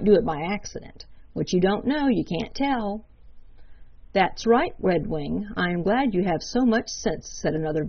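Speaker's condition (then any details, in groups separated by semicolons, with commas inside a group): No condition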